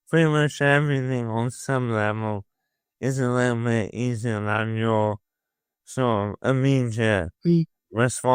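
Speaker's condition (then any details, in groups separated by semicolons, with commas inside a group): Motor neuron disease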